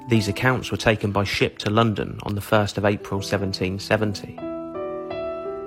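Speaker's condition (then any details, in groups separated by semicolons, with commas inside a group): No condition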